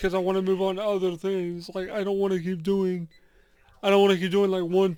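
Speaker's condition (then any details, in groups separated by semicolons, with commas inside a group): Cerebral palsy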